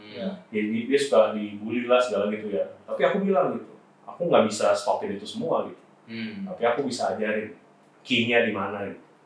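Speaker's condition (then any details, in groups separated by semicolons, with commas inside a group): No condition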